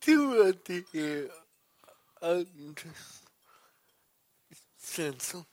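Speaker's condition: Cerebral palsy; much improved through practice

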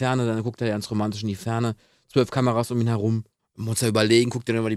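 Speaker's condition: No condition

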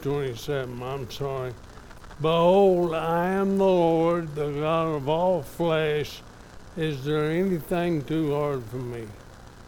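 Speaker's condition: ALS; somewhat affected, evident today

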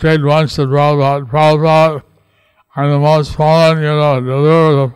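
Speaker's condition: Stroke with facial paralysis; stroke in 2008, left side of face paralyzed since, doctor said no chance of survival; about 12 years since stroke; unsure listeners can understand, own speech repeated by another speaker

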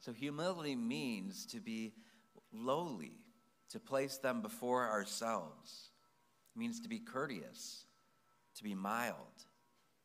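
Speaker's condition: No condition

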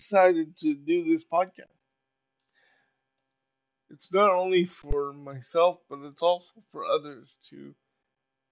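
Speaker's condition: Cerebral palsy; very poor balance

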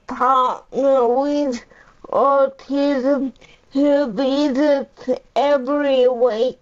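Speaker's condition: Cerebral palsy; uses a power chair; 45 years old

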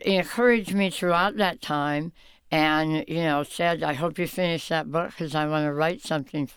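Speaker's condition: Oral cancer, half tongue removed, partial glossectomy; oral cancer under tongue, half tongue and part jaw removed

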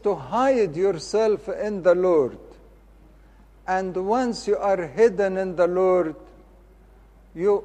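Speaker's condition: No condition

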